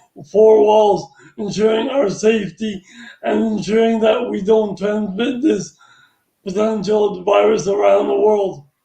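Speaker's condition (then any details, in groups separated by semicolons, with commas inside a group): Traumatic brain injury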